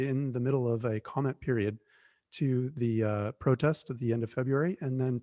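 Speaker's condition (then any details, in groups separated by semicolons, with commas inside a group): No condition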